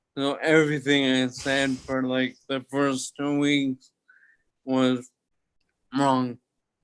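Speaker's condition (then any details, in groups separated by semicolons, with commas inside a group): Toxic leukoencephalopathy, locked-in syndrome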